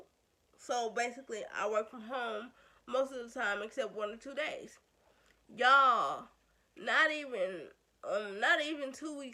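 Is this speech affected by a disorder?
Yes: cerebral palsy.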